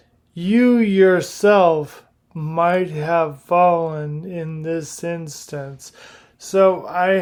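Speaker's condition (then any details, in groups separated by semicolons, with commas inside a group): Primary lateral sclerosis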